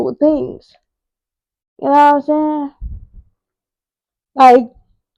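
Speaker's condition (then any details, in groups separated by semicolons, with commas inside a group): Cerebral palsy; runs out of breath talking, may sound like hard breathing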